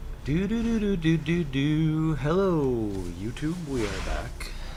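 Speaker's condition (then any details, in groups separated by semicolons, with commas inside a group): No condition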